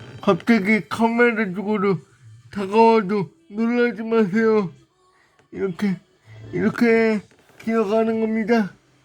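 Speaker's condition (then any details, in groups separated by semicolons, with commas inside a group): Brain lesion disability; since childhood, stair climbing very hard; crawling practice as exercise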